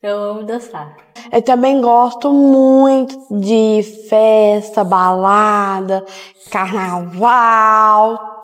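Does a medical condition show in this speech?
Yes: Down syndrome; exam reader in school.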